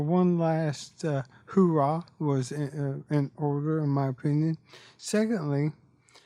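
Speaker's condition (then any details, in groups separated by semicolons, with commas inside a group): ALS; bulbar-upper onset, tongue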